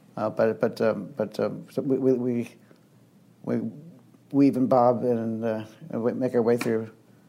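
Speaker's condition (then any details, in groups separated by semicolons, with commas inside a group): Young onset Parkinson's disease; symptoms from 17 with left foot twitching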